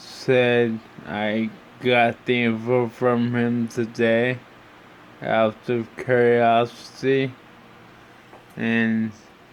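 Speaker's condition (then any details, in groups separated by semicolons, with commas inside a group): Brain injury (brain shearing); tracheostomy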